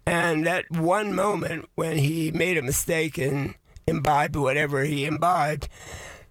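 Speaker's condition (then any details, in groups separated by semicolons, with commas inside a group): Voice changed after vocal cord surgery; man aged 81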